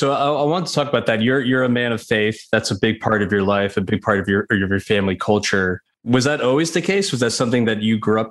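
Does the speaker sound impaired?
No.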